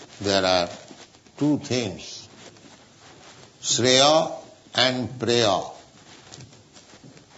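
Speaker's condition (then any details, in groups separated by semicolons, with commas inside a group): No condition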